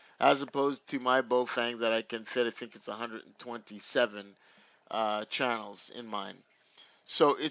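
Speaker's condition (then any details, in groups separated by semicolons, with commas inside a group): No condition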